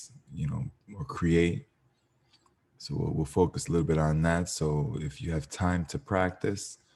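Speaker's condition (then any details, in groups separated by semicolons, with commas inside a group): No condition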